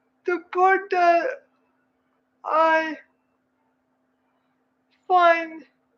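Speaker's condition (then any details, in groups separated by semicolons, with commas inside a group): Cerebral palsy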